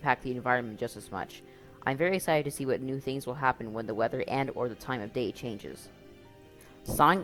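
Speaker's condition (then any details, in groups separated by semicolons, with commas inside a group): No condition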